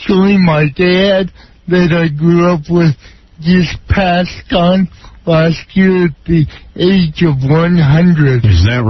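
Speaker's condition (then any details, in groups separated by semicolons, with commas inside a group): Cerebral palsy; wheelchair user; speech impairment, speaks very slowly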